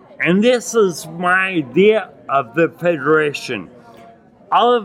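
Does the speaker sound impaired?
Yes: acquired ataxia with dysarthria, acquired; Lance-Adams syndrome; difficult articulation, speaking feels like elephant on chest, gets winded, bites tongue 2-3 times daily.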